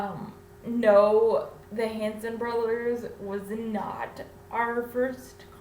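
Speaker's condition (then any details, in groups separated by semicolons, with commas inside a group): Cerebral palsy; infant ventilator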